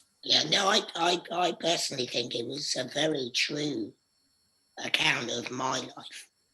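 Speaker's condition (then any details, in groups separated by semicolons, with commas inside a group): Laryngectomy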